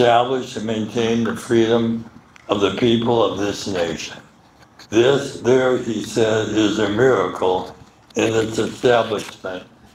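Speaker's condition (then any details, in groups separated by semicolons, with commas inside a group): Medical condition affecting speech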